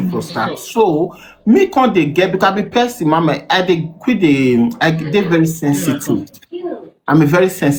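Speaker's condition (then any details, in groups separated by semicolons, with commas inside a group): No condition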